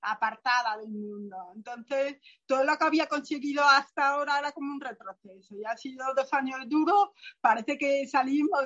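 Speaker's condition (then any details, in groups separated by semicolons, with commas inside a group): Profound bilateral hearing loss, post-meningitis profound bilateral sensorineural hearing loss; cochlear implant at 30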